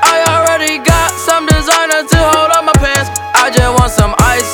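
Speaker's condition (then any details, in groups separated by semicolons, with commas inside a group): No condition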